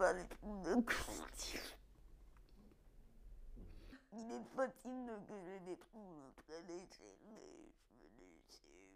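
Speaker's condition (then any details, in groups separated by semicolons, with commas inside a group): Cerebral palsy; associated cognitive troubles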